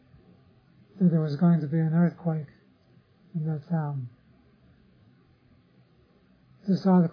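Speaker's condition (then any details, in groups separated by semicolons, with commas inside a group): Parkinson's disease; others offer remedies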